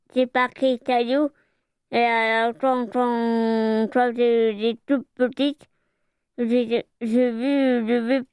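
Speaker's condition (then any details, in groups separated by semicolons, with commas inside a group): Hard of hearing; hard of hearing from birth, uses sign language, learned signing with Patrice Cario, Foyer Marignac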